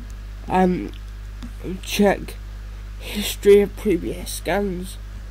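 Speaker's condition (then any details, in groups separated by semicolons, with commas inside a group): Cerebral palsy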